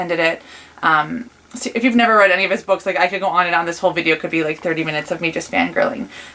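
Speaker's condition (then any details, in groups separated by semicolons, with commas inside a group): No condition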